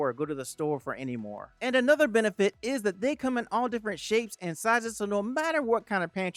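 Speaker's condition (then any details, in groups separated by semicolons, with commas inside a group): No condition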